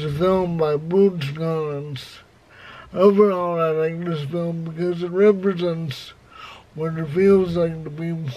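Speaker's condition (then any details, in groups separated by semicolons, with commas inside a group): Cerebral palsy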